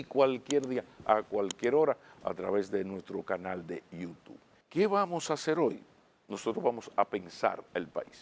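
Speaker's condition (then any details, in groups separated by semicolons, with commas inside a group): No condition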